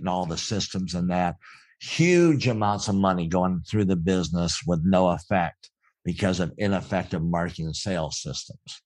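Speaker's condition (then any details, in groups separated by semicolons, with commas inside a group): Cleft palate; speech sounded different in childhood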